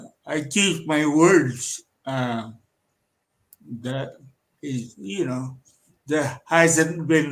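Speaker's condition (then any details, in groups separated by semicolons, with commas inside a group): Cerebral palsy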